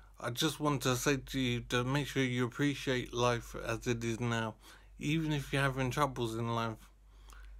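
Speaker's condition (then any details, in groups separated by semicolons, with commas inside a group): Brain injury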